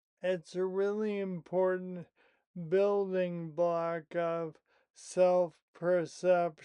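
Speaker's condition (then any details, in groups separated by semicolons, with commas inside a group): Primary lateral sclerosis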